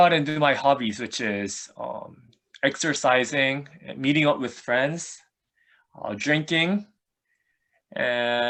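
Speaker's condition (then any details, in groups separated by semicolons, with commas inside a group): No condition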